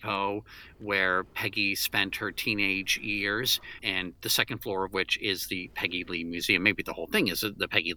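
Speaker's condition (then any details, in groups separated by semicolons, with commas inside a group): No condition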